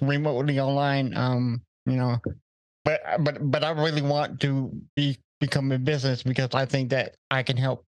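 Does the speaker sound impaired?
Yes: cerebral palsy; very mild cerebral palsy, walks with a walker, no power chair needed.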